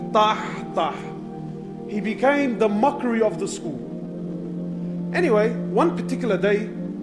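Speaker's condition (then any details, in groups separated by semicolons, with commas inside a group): No condition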